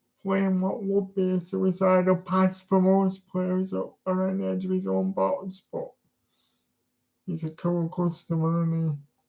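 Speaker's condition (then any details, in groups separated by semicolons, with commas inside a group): Cerebral palsy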